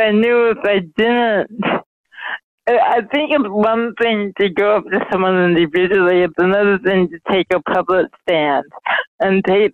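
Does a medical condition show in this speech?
Yes: mild cerebral palsy; mild, since birth; speech affected.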